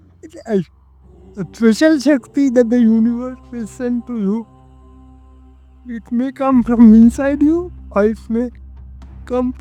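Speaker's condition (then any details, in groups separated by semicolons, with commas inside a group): Cerebral palsy; wheelchair user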